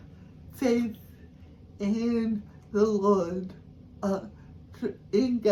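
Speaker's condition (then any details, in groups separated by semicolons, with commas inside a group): Cerebral palsy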